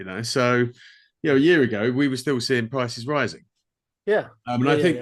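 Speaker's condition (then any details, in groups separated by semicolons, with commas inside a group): No condition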